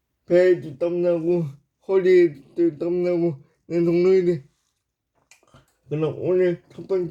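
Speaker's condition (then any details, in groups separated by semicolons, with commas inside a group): Brain lesion disability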